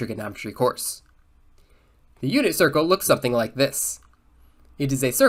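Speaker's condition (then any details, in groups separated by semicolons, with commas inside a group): No condition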